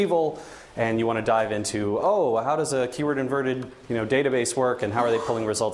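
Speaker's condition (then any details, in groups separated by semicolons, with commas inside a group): No condition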